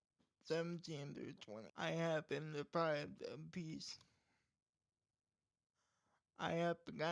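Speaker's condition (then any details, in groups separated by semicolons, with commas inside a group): Cerebral palsy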